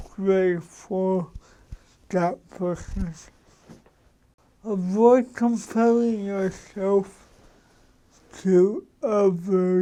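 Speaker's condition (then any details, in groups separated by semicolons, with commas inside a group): Cerebral palsy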